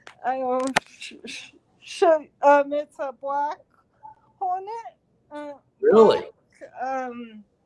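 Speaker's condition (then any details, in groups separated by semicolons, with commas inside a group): Cerebral palsy; talks too fast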